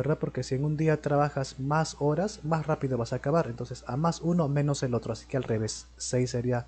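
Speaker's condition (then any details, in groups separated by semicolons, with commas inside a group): No condition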